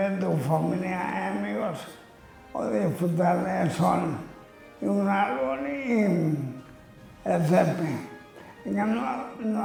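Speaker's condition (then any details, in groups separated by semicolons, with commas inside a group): Amyotrophic lateral sclerosis (ela)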